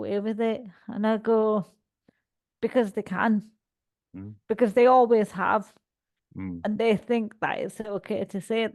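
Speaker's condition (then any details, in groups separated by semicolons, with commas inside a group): Cerebral palsy; all four limbs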